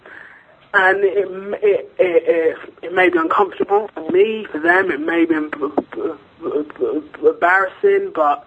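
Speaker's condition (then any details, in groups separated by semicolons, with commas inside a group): Stuttering; onset age four or five per sister, both parents and brother stuttered, long covert, tried neuro-linguistic programming; openly stuttering nearly a year and a half, since a stutter talk YouTube video; stutter impossible to hide, once stuttered badly and uncontrolled with dry mouth; repeated sounds, prolonged sounds, blocks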